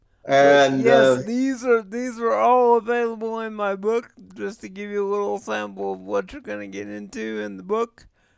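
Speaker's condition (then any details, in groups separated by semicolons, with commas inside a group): Cerebral palsy; speech sounds drunk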